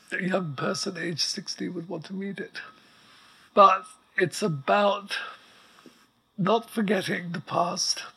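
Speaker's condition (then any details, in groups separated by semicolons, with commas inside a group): ALS; breathes with respirator apparatus, diagnosed about two years earlier, writes through dictation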